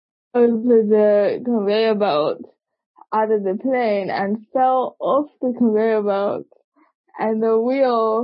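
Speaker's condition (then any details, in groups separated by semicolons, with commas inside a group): Cerebral palsy; present from birth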